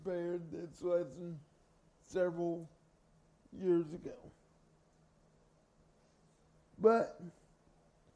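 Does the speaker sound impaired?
Yes: cerebral palsy; from birth.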